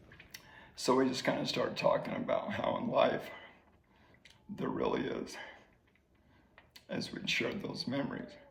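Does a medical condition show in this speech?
Yes: ALS; slowly progressing ALS.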